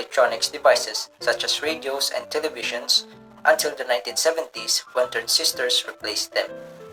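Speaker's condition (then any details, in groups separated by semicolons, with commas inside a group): No condition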